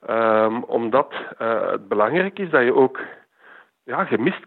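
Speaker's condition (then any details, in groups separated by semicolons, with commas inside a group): No condition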